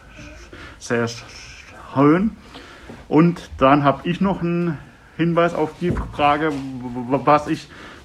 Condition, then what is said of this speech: Stuttering. Naja, es ist ja tatsächlich so, dass ich prinzipiell schon extrem stark stottere.